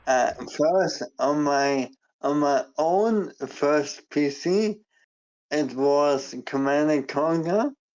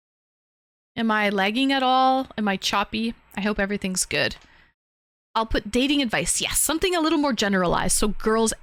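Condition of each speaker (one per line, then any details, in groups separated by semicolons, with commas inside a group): ALS
No condition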